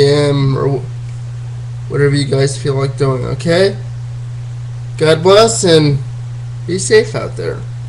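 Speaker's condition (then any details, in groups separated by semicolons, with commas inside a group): Cerebral palsy, spastic diplegia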